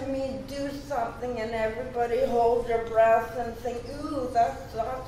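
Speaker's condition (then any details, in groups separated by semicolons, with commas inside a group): Cerebral palsy; present since childhood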